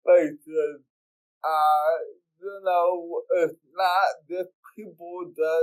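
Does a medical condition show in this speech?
Yes: cerebral palsy; speech therapy in childhood.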